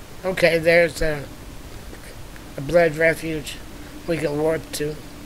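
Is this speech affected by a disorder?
Yes: spinal muscular atrophy type two.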